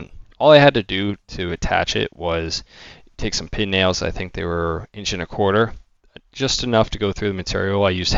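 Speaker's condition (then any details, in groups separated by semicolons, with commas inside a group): No condition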